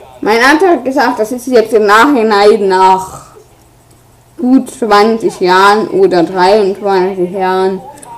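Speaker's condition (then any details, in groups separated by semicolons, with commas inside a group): Infantile cerebral palsy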